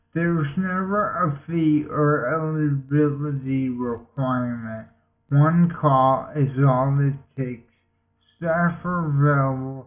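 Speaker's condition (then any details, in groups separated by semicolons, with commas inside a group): Multiple sclerosis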